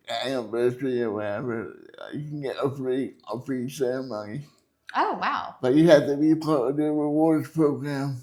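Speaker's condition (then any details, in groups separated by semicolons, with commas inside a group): Cerebral palsy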